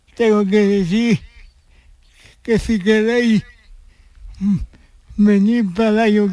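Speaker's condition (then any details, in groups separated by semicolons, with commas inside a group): Cerebral palsy; since birth, needs extra support for daily living activities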